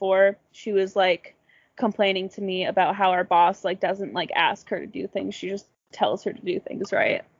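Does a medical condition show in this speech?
No.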